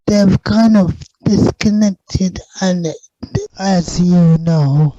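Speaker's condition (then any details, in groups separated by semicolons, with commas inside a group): Cerebral palsy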